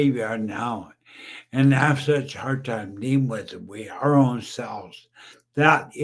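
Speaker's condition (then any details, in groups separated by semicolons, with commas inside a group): Brain injury; aneurysm stroke, cerebellum damaged, epilepsy; 15 years since stroke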